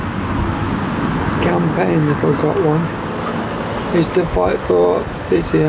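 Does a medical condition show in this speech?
Yes: motor neurone disease.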